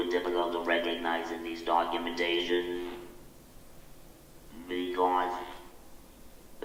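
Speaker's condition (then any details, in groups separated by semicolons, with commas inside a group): Laryngectomy; voice tires easily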